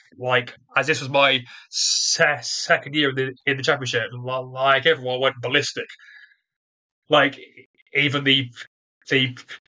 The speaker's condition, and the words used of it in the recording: Stuttering. I'm trying to ignore the fact that I'm making those mistakes as I'm trying to think of what else to say.